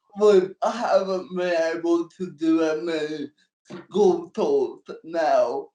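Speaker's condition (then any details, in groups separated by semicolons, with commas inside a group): Cerebral palsy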